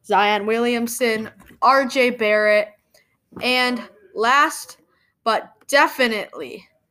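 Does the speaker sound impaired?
No.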